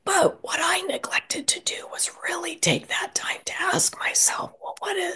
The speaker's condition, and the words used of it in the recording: Spasmodic dysphonia. And when I'm at my worst, where you can't even hear me, it is almost impossible to talk and breathe.